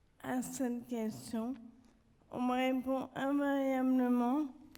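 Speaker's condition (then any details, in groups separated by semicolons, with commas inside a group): Neurodegenerative disease; genetic single-letter DNA variant, affects walking, precision, communication; progressive since age 10, no longer types, increasing dependence; elocution difficulties, assistant reads most of talk aloud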